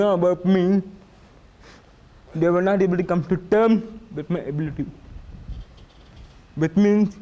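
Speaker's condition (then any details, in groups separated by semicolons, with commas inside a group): Cerebral palsy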